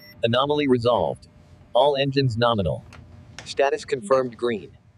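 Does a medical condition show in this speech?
No.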